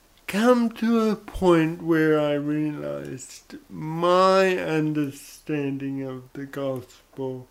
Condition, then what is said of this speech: Cerebral palsy. Probably to start off, you should know a little bit about why you're hearing an odd sort of voice.